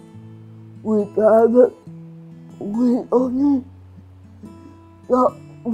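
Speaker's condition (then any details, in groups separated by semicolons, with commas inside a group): Cerebral palsy; restricted movements; slurred speech, difficulty speaking clearly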